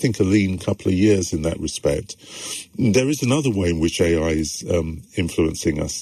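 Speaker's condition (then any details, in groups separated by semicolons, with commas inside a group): No condition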